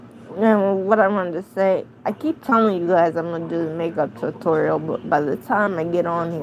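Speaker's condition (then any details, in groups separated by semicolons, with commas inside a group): Cerebral palsy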